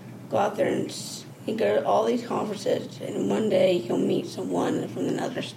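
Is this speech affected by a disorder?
Yes: Down syndrome.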